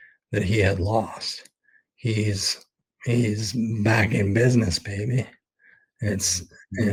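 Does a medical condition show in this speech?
Yes: ALS; expects to lose voice very soon.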